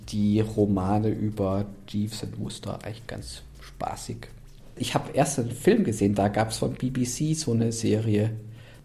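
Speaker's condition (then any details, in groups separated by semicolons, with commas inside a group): No condition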